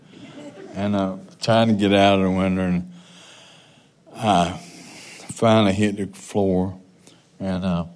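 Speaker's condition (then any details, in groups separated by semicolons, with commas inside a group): Parkinson's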